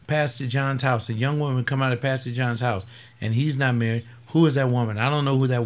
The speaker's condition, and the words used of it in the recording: None; typical speech.